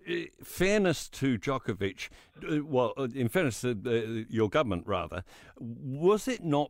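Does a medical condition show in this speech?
No.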